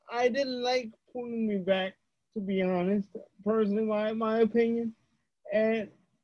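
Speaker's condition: Cerebral palsy; wheelchair user

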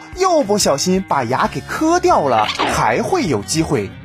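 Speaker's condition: No condition

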